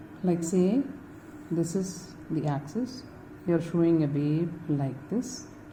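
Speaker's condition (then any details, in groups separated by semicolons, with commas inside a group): No condition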